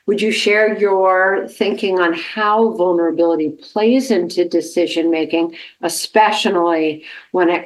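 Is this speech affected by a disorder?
No.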